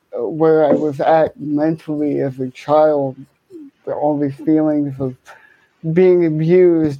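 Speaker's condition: Cerebral palsy, hemiplegia

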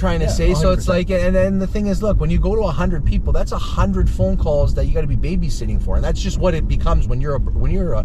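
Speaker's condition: No condition

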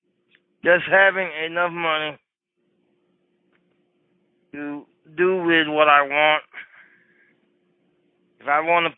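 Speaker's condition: Cerebral palsy; wheelchair user

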